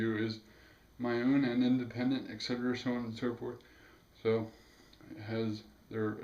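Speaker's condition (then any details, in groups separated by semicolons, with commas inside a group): Cerebral palsy; affects gait and walking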